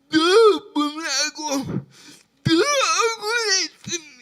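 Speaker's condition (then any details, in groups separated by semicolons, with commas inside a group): Brain lesion disability grade 1, severe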